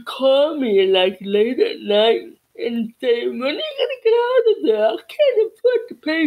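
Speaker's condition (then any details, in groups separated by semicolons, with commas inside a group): Cerebral palsy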